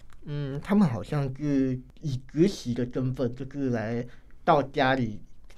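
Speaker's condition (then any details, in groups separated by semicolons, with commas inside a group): Hearing loss; moderate bilateral hearing loss, acquired in kindergarten when a bigger child bumped ear, normal before; in-the-ear hearing aids both ears, no cochlear implant, misses fast teacher speech, removes aids in noise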